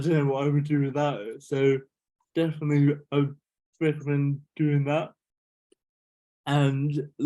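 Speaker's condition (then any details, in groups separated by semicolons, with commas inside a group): Cerebral palsy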